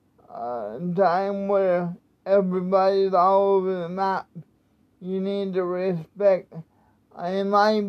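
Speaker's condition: Cerebral palsy; speech not affected by disability

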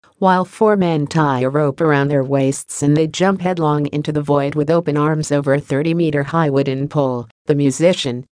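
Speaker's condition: No condition

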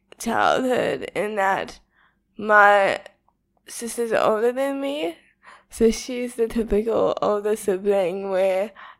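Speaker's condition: Cerebral palsy, spastic quadriplegic

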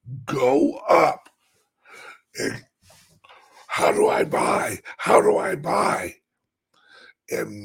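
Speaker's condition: Chronic voice problem; stiff voice box

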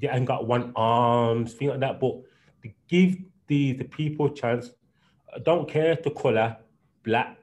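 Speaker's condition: Stutter; stutter since school years, much worse in childhood, had special help with breathing control and speaking; stutter persists, milder than in school years; cannot talk straight, tries to speak slowly, needs time to speak; prolonged sounds

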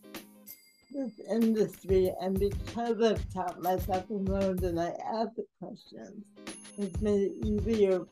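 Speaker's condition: Cerebral palsy; no breathing at birth for 45 minutes, diagnosed at age 2, mildly affects speaking and gait; mild speech impediment, sometimes hard to understand, mistaken for intoxicated, conscientious about clear diction

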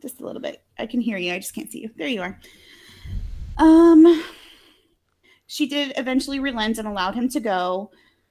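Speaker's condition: No condition

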